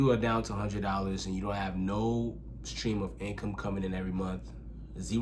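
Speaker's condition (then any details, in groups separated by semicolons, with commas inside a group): No condition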